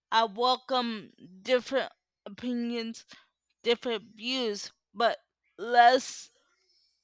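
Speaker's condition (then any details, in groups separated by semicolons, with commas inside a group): Cerebral palsy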